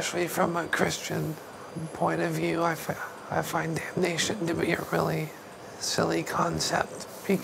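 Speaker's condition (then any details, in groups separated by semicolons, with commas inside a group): ALS; young man, hospital bed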